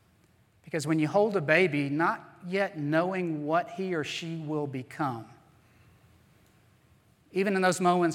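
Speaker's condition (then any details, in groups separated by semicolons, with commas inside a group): No condition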